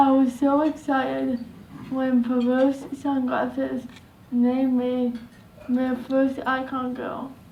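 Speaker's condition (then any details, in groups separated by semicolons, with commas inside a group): Cerebral palsy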